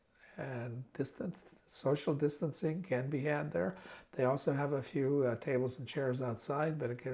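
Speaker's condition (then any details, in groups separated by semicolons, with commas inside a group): No condition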